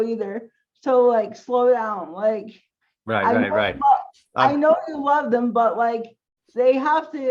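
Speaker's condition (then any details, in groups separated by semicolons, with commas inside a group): Cerebral palsy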